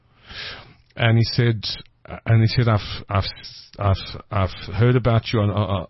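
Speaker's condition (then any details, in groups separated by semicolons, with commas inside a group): Stutter; stutter since childhood, bad in youth with strong fear of speaking, shy, later gained confidence; stuttering during interview, more on arrival, more relaxed later; worse under stress, less when relaxed, past fear made him avoid words when ordering; repeated words, prolonged sounds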